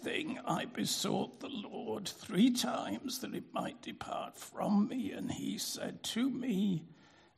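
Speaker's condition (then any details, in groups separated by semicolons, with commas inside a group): Spasmodic dysphonia; catch in voice, lost resonance, speaking hard, easier with use but tires, lost three-octave singing range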